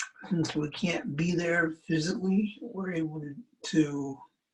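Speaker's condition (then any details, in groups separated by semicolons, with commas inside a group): Cerebral palsy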